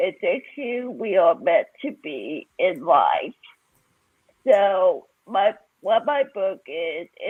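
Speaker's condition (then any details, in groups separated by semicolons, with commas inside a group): Cerebral palsy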